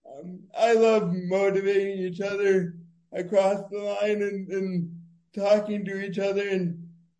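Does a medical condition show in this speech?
Yes: cerebral palsy; congenital, born prematurely at 29 weeks, diagnosed within weeks, brain-muscle disconnect, worse lower in body, walks with walker; age 29, intensive therapy eight hours daily at Conductive Learning Center, Grand Rapids, focuses posture, breathing, leg placement; disorder described as making talking difficult, expected at diagnosis to probably never talk.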